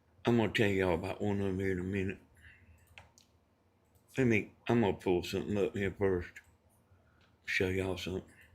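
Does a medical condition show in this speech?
Yes: brain bleed.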